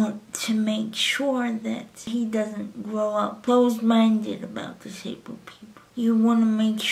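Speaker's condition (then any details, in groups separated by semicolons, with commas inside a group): Cerebral palsy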